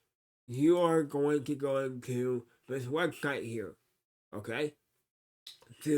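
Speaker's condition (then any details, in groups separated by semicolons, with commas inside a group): Cerebral palsy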